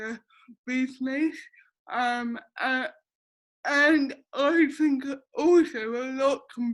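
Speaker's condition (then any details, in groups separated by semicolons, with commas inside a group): Cerebral palsy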